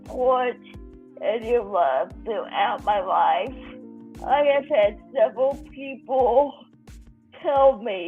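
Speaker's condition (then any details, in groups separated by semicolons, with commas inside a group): Cerebral palsy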